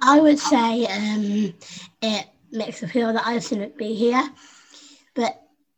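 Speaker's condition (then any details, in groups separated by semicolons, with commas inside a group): Down syndrome; congenital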